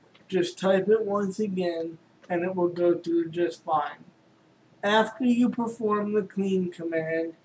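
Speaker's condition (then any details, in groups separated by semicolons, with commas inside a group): Cerebral palsy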